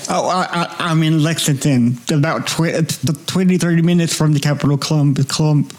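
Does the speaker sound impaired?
Yes: cerebral palsy.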